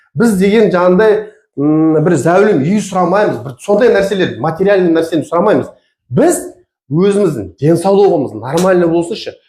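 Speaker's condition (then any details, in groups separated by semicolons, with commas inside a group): No condition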